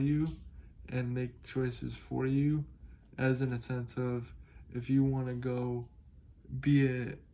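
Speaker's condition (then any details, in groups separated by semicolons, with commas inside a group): Cerebral palsy; able to speak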